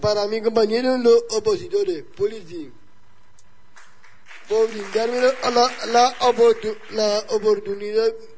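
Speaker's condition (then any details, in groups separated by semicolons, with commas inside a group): Down syndrome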